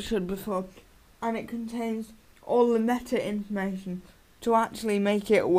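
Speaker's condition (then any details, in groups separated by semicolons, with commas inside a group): Cerebral palsy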